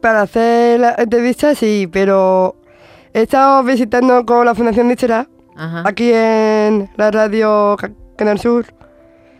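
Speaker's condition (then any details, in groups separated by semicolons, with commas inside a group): Down syndrome; intellectual disability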